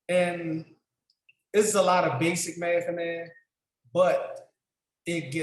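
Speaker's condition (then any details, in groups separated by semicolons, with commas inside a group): No condition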